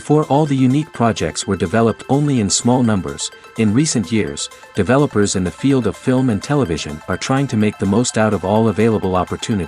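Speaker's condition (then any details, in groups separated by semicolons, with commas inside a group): No condition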